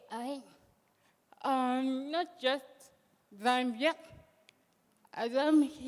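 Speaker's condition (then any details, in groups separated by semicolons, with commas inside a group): Cerebral palsy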